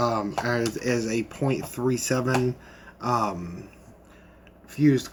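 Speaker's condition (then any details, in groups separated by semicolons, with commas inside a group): No condition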